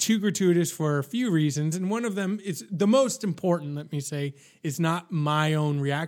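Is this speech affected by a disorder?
No.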